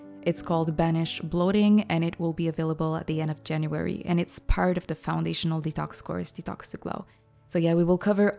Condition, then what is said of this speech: None; typical speech.